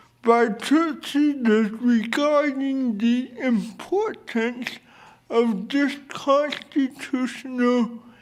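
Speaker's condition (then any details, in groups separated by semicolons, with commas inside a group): Cerebral palsy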